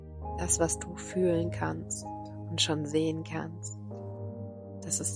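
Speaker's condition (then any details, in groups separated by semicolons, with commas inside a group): No condition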